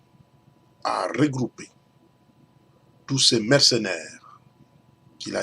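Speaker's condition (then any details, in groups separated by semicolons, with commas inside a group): No condition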